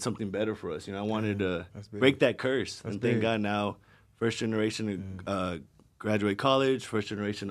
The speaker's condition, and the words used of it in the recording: None; typical speech.